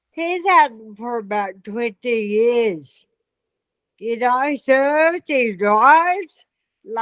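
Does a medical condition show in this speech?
Yes: multiple system atrophy.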